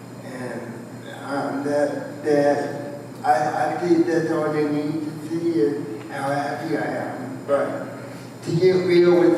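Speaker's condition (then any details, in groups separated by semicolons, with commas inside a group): Cerebral palsy, spastic quadriplegia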